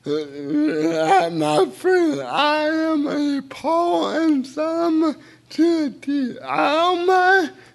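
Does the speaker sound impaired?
Yes: cerebral palsy; a little difficult.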